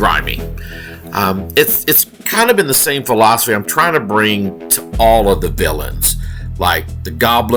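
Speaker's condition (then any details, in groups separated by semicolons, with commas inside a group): No condition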